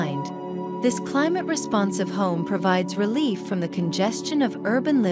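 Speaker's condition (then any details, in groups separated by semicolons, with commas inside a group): No condition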